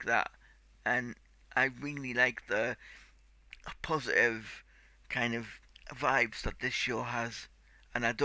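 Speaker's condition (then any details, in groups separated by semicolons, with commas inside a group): Cerebral palsy; tight muscles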